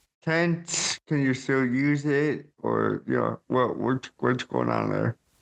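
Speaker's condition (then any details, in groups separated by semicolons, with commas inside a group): Cerebral palsy; caused by stroke at birth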